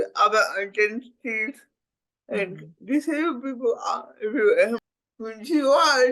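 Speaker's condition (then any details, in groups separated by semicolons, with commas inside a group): Cerebral palsy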